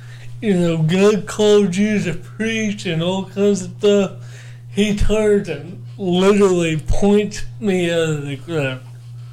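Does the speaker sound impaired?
Yes: cerebral palsy; cerebral palsy from birth, four months premature, under one pound, cord around neck, born not breathing, resuscitated; audible speech impediment, speech only affected function.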